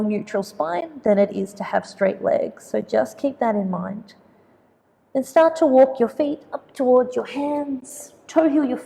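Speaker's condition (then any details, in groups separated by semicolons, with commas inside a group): No condition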